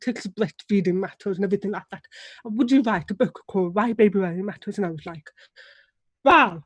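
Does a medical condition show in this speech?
Yes: deafness; relies on lip reading.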